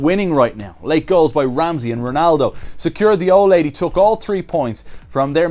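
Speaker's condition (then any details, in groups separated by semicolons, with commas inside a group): No condition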